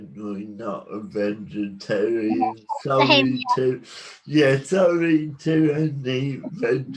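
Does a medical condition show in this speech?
Yes: cerebral palsy.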